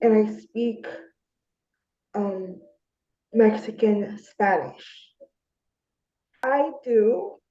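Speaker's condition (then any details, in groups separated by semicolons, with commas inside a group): Spastic diplegia cerebral palsy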